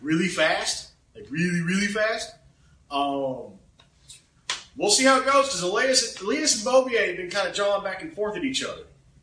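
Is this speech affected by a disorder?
No.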